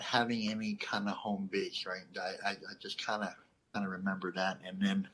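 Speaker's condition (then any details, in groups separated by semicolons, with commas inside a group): Cleft lip and palate; not fully formed at birth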